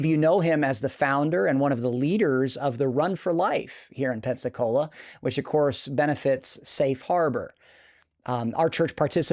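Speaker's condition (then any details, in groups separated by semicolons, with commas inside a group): No condition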